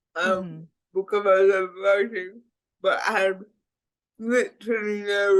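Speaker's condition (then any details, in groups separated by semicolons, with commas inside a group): Cerebral palsy; speech impediment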